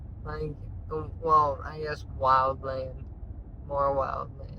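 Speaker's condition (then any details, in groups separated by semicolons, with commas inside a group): Traumatic brain injury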